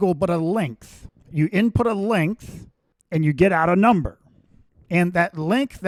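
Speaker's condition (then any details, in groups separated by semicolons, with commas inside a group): No condition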